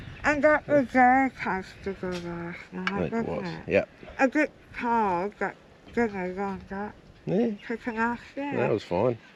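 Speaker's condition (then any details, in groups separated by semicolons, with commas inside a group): Jaw cancer surgery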